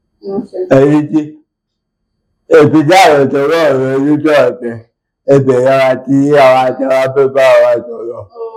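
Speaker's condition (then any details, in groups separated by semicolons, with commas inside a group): Cerebral palsy; from birth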